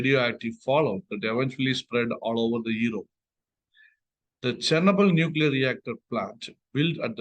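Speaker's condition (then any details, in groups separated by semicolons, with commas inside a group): No condition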